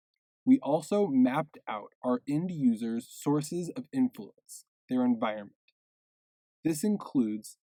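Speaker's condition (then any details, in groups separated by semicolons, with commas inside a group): No condition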